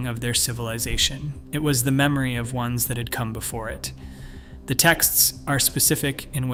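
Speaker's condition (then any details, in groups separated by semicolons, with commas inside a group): No condition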